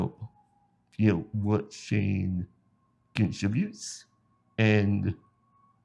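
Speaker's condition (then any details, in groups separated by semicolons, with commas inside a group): Spinal muscular atrophy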